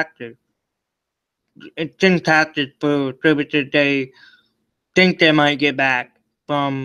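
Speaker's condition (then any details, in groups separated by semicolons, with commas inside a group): Cerebral palsy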